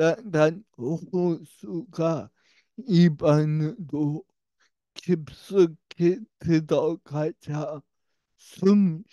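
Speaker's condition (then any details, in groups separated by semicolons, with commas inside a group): Brain lesion disability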